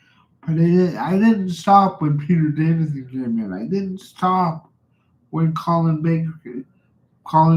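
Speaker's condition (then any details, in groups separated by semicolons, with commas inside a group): Cerebral palsy; reliable voice, uses voice control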